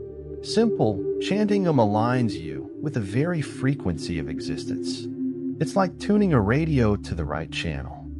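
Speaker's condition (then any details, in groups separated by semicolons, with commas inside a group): No condition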